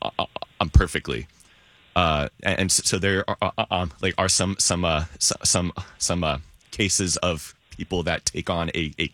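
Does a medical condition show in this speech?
Yes: stuttering; stutter since grade school, avoidance reduction therapy in high school and college, National Stuttering Association member; mild stutter, persistent as adult; anticipates stutters on upcoming words, no word substitution, does not avoid stuttering; here repeated sounds, repeated words, blocks.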